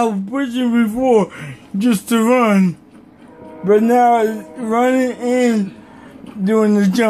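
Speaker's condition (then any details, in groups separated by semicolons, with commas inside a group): Cerebral palsy; may be hard to understand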